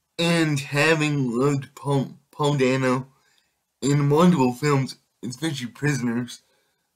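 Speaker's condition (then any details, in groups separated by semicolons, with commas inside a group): Cerebral palsy; able to speak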